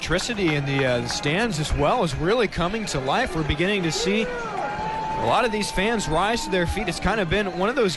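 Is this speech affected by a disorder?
No.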